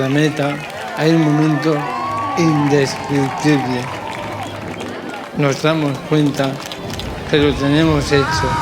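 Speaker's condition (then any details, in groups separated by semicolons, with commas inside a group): Amyotrophic lateral sclerosis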